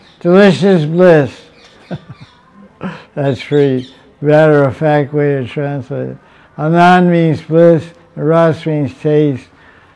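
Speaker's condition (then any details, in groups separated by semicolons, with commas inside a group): Deafness; self-reported; fluent spoken lecture, reads translations aloud, relies on audience feedback for volume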